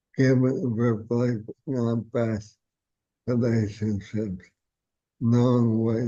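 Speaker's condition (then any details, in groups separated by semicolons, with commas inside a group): ALS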